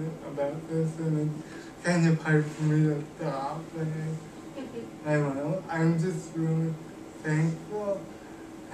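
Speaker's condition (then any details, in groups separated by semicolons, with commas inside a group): Cerebral palsy; cannot walk, uses wheelchair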